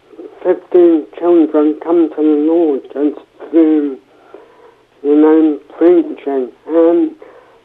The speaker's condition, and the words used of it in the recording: Cerebral palsy. Then I came out and I suffered with slight cerebral palsy, which obviously affects my speech and my coordination.